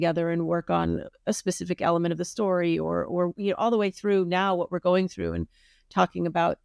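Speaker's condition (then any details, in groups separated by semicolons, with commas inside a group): No condition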